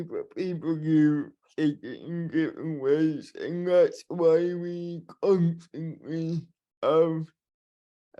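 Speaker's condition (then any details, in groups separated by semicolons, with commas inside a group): Cerebral palsy; mixed spastic and dyskinetic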